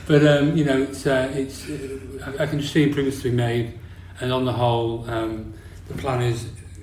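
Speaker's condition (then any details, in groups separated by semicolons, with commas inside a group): Parkinson's disease; brain lacks dopamine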